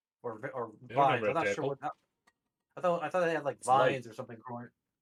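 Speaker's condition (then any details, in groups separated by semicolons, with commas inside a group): No condition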